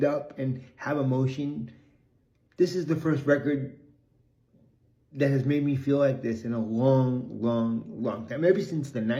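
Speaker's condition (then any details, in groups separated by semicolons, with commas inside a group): Cerebral palsy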